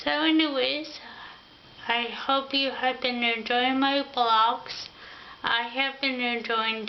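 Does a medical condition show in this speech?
Yes: ataxia.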